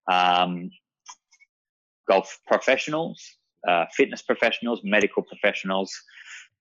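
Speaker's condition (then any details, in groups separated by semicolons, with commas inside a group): No condition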